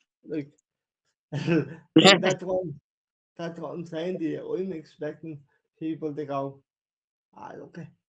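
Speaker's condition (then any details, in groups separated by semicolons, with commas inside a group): Cerebral palsy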